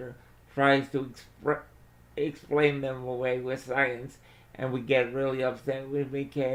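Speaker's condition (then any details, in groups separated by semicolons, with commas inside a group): Cerebral palsy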